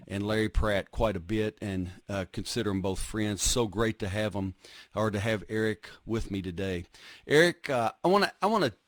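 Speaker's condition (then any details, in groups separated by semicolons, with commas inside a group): No condition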